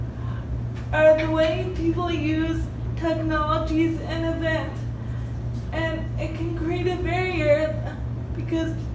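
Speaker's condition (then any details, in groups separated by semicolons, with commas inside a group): Cerebral palsy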